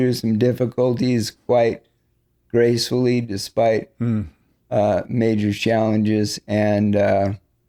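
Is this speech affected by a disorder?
Yes: ALS; breathes unaided by day using accessory muscles, declining lung function.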